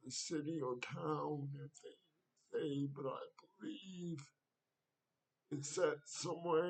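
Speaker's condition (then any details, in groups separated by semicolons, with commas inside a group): Cerebral palsy; wheelchair, needs transfer help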